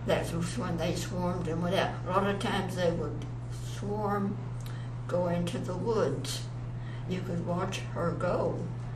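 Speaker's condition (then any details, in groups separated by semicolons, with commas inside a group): Parkinson's; onset many years earlier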